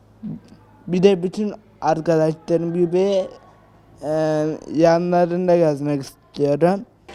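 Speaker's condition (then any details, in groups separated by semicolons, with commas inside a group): Cerebral palsy; premature birth, about 18 operations; wheelchair user, now stepping, intensive physiotherapy, occupational therapy; previously nonverbal, now speaks with everyone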